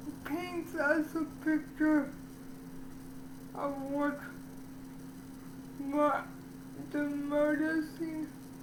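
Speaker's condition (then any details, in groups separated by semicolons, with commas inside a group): Cerebral palsy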